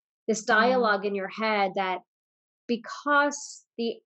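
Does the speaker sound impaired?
No.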